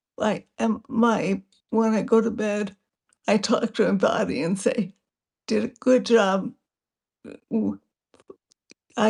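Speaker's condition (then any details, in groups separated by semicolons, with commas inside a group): Multiple sclerosis; progressive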